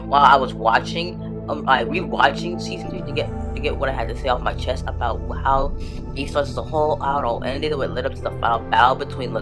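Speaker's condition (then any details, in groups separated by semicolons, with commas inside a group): No condition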